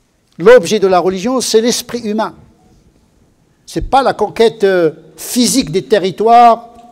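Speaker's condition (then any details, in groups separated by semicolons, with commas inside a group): No condition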